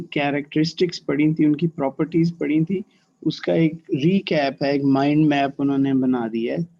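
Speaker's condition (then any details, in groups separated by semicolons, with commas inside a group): No condition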